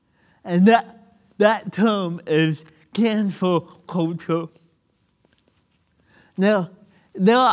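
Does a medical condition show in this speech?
Yes: cerebral palsy; motor deficits.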